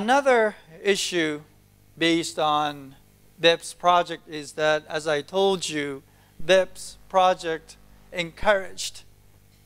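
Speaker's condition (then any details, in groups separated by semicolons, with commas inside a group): No condition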